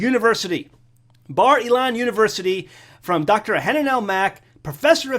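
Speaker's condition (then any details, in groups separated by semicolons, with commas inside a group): No condition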